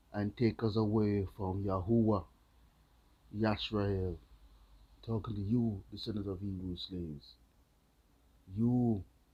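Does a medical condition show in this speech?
No.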